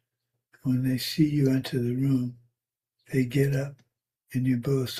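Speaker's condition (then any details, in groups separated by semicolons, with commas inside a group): Parkinson's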